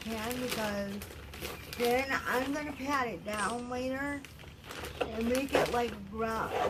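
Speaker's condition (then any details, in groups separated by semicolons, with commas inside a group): Cerebral palsy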